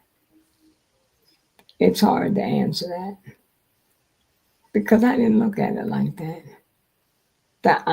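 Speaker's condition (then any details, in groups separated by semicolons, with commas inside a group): Multiple sclerosis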